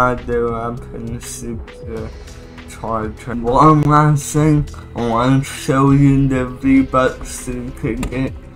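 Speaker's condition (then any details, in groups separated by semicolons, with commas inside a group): Cerebral palsy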